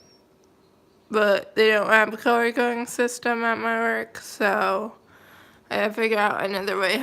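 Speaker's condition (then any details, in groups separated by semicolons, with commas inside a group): Cerebral palsy, mild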